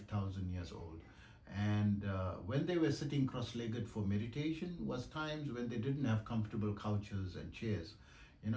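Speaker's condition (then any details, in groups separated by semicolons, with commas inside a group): No condition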